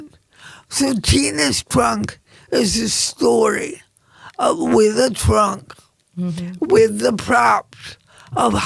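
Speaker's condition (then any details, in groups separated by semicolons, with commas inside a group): Cerebral palsy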